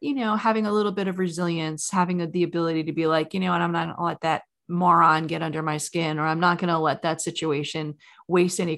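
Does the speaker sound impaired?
No.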